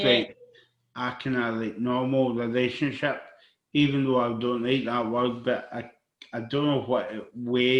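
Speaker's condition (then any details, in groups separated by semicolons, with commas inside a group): Cerebral palsy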